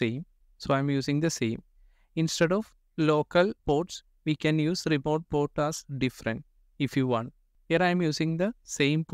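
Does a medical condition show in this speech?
No.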